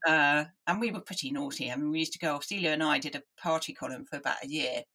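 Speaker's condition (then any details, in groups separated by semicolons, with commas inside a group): Deafness; deaf from early age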